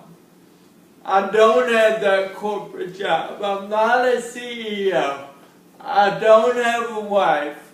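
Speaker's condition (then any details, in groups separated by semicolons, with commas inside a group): Cerebral palsy; since birth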